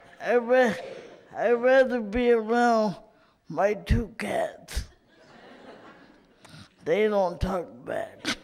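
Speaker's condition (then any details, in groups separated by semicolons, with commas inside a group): Cerebral palsy; from birth, uses wheelchair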